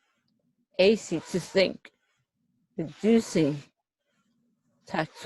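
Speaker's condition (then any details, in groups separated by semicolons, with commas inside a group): Neuromuscular disease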